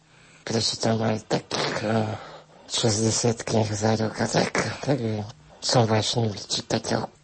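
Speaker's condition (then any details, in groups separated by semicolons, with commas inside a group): Spinal muscular atrophy with tracheostomy; had to learn to push ventilator-delivered air up to vocal cords to speak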